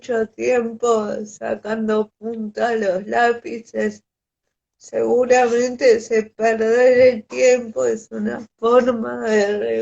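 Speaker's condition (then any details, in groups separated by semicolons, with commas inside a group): Cerebral palsy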